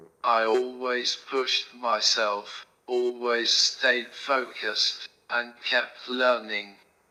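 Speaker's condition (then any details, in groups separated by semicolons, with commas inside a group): Motor neurone disease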